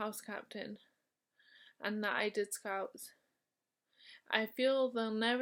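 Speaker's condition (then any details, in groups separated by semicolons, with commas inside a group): Motor neurone disease; onset in left hand; two years since diagnosis, has carer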